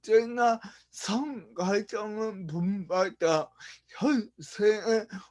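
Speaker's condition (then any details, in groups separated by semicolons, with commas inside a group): Brain lesion disability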